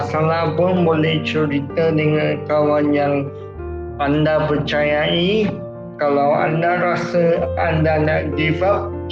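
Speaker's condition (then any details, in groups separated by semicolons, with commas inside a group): Cerebral palsy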